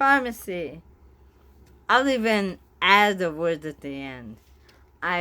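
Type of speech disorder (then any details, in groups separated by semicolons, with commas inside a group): Bulbar dysarthria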